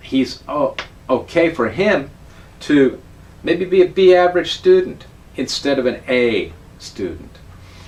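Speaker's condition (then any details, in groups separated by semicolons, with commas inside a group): No condition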